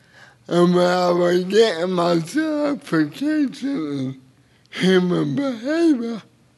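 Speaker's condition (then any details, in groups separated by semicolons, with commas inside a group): Cerebral palsy; involuntary hand movements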